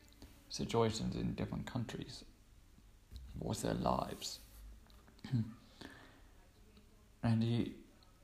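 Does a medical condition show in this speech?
Yes: cerebral palsy; cerebral palsy since birth.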